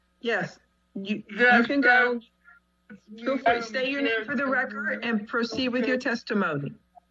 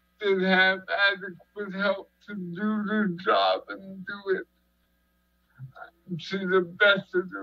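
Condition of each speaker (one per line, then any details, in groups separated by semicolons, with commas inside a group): No condition
Cerebral palsy; 37 years, long-term care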